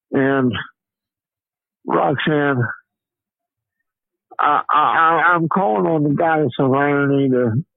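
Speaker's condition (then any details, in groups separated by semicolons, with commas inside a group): Cerebral palsy; diagnosed a few days after birth, low birth weight of 3 lb 11¾ oz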